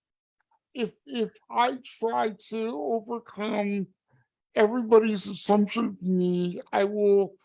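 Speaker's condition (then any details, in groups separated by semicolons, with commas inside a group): Cerebral palsy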